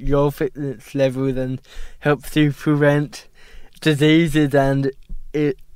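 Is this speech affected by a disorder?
Yes: cerebral palsy; diagnosed at 12 months, Westmead hospital, prognosis may never walk or talk, play-based therapy; age 17, ongoing therapies via Cerebral Palsy Alliance, placing ski poles difficult.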